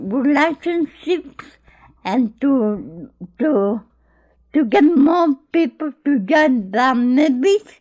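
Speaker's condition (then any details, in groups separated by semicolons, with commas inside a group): Cerebral palsy; born in Greece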